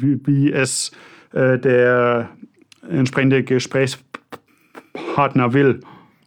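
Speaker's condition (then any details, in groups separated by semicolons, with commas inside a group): Stuttering; developmental, lifelong, possibly inherited, father stuttered, brother fluent, logopedic speech therapy, constant since second grade; choppy, repetitions, blocks, cannot coordinate speech components, body tenses during blocks, throat sometimes hurts, fluent when singing; prolonged sounds, blocks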